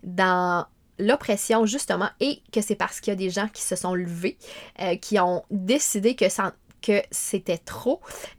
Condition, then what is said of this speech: Stuttering. Moi, je suis une femme bègue aussi, ça fait partie de moi, ça fait partie de mon une identité.